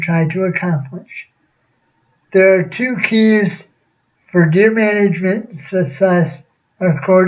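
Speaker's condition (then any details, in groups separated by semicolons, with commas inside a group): Cerebral palsy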